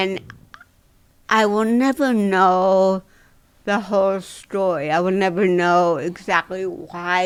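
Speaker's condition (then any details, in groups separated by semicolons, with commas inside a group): Dystonia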